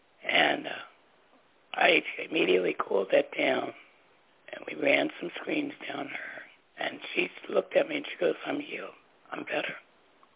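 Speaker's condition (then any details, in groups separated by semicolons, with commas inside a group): Laryngectomy; voice box surgically removed after cancer at young age; cancer about 8 years ago, guides qi healing energy into throat, school of qi energy heals; learned to talk differently, different tone of voice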